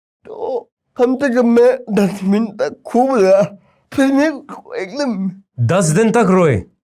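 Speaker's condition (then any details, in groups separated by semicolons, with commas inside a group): Cerebral palsy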